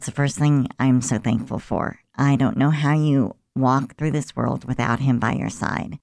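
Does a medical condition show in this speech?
Yes: cleft lip and palate; congenital.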